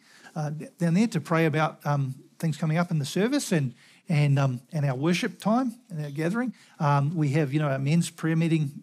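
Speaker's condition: No condition

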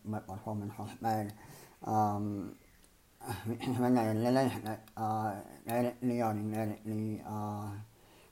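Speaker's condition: Cleft palate and lip; congenital cleft lip and palate, hole in upper jaw, misaligned jaws, malformed nose, repeated speech-improving surgeries; developed a very different way of speaking, ongoing speech impediment

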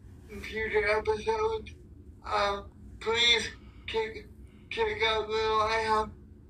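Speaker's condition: Cerebral palsy; physically challenged

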